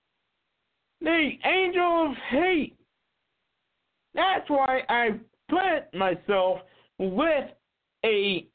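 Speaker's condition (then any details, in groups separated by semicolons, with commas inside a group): Cerebral palsy; visible to casting agents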